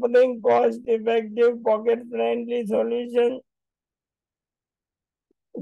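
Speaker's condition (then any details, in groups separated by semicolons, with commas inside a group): Motor neurone disease; voice strong and loud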